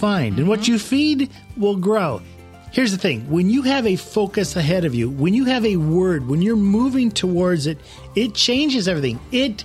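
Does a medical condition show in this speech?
No.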